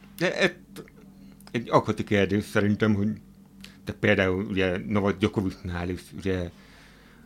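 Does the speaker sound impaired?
Yes: hearing impairment; hard of hearing.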